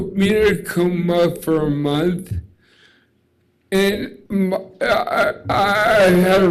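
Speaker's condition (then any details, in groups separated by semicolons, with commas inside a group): Traumatic brain injury; car crash, ejected from vehicle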